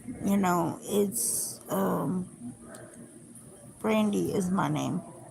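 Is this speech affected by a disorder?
Yes: cerebral palsy.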